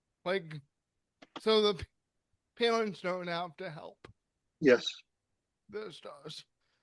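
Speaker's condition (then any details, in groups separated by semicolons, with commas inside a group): Cerebral palsy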